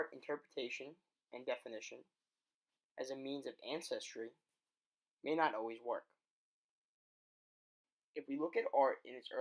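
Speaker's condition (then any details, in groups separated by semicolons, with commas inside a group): No condition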